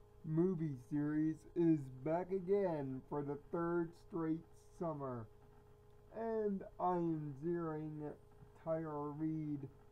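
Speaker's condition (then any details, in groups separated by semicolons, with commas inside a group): Cerebral palsy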